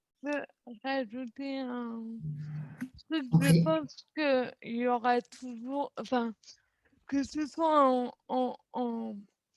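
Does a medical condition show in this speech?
Yes: cerebral palsy.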